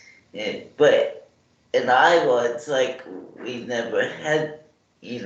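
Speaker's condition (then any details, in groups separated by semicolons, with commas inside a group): Cerebral palsy; morning medication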